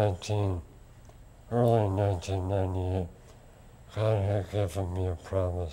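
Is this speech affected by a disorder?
Yes: lou Gehrig's disease; onset index finger.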